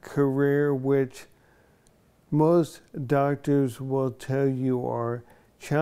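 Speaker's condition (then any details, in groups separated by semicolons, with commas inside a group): ALS; onset in one foot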